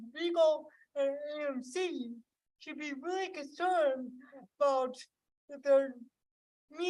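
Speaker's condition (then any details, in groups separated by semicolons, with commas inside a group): Cerebral palsy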